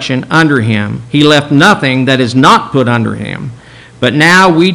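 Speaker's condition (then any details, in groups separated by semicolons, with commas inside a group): No condition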